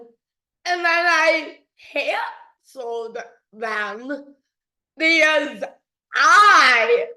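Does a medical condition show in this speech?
Yes: dystonia; affected walking; walking now near normal; voice emerged after therapy sessions, previously not talking.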